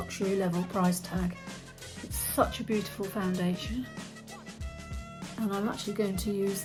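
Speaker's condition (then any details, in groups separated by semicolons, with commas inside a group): No condition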